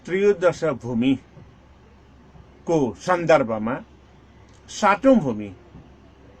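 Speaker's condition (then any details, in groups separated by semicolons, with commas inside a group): No condition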